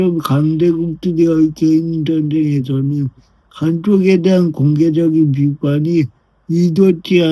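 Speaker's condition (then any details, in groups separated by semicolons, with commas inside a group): Brain lesion disability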